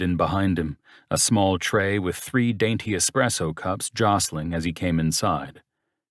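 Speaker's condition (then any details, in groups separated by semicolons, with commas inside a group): No condition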